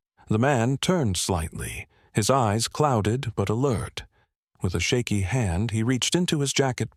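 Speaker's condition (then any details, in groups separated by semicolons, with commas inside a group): No condition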